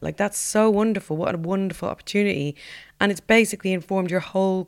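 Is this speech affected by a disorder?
No.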